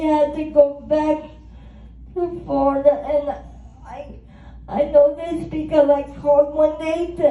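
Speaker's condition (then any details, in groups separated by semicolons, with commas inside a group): Cerebral palsy; spastic quadriplegia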